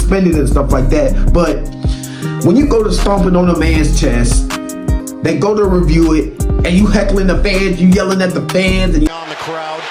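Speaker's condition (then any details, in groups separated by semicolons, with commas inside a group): No condition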